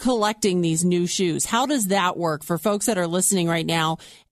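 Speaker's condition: No condition

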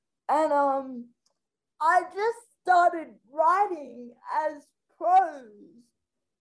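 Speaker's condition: Spastic quadriplegic cerebral palsy; affects all of daily life, requires support with every aspect of daily life

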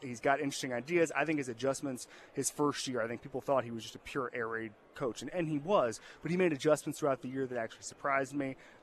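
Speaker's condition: No condition

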